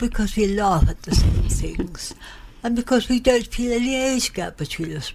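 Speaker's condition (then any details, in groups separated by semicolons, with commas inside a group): Cerebral palsy, mild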